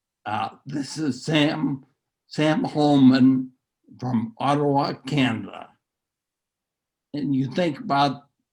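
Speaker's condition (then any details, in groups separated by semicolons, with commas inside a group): Neurological disease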